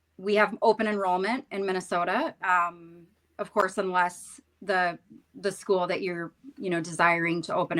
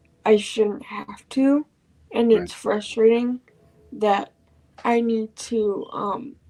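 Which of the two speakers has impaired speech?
The second: cerebral palsy; from birth, wheelchair user; 14 years old.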